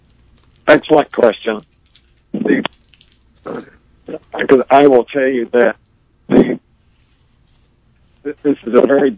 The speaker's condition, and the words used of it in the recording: ALS (motor neuron disease). He breathes through a ventilator, and so it takes a little bit more time as he communicates.